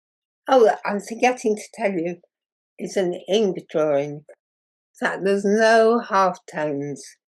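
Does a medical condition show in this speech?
Yes: muscular dystrophy; progressive muscle wasting.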